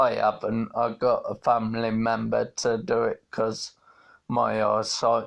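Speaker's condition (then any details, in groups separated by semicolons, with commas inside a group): Multiple sclerosis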